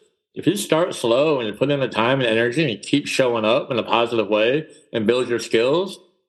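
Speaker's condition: Cleft palate; speech therapy after moving south

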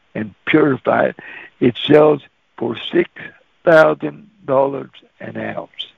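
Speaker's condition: Cerebral palsy; can't talk plain when nervous, cerebral palsy voice

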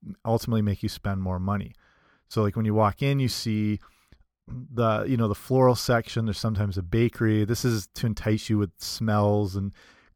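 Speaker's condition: No condition

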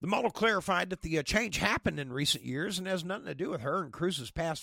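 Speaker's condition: No condition

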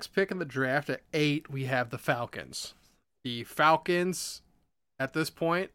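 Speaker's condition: No condition

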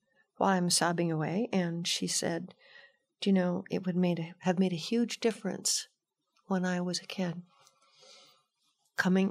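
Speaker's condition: No condition

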